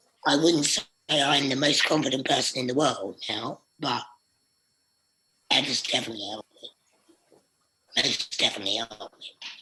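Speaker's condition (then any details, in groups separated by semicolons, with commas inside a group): Laryngectomy; voice box surgically removed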